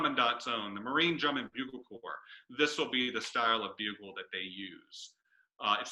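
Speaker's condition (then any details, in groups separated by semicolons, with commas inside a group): No condition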